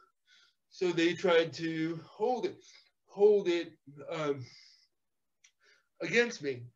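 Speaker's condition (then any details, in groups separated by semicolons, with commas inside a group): Cerebral palsy; physical therapy in childhood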